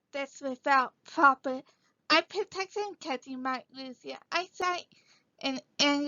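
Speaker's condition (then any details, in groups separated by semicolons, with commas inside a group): Cerebral palsy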